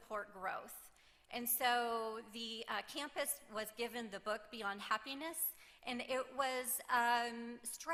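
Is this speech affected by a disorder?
No.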